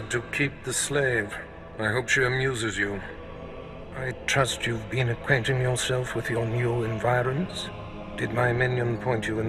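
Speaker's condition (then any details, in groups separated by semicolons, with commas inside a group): No condition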